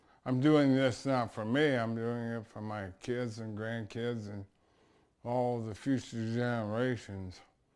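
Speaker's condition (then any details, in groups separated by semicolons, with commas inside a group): ALS; left hand weakness; diagnosed two years ago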